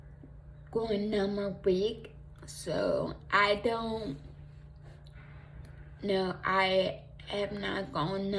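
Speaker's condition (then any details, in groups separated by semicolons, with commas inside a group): Traumatic brain injury; affecting movement and speech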